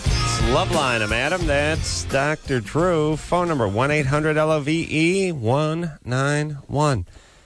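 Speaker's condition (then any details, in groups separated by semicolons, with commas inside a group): No condition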